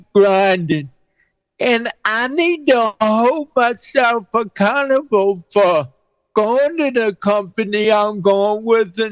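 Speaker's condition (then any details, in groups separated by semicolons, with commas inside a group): Cerebral palsy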